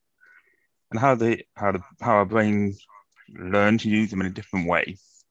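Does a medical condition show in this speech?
Yes: profound deafness, acquired from meningitis; profound deafness from meningitis at age 1.5, hearing aids in childhood, later cochlear implant with rehabilitation; cochlear implant user, big hearing loss even with implant, listening fatigue, migraine-type headaches, tiredness.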